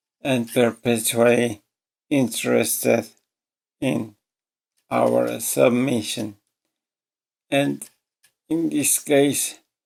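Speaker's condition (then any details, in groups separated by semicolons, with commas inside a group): ALS; voice severely damaged, hard to understand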